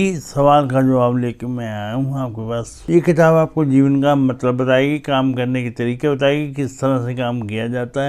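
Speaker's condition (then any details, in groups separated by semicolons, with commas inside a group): Cerebral palsy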